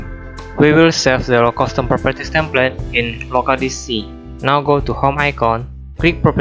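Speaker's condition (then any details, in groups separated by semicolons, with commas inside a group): No condition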